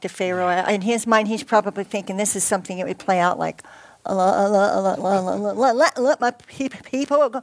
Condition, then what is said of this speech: Cleft palate. Just in my, because I have a speech impediment myself.